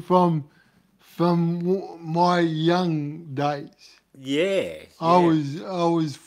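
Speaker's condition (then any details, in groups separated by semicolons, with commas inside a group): Cerebral palsy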